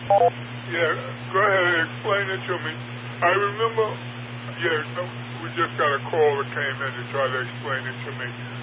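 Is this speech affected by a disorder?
Yes: Parkinson's; largely wheelchair bound, unable to get around.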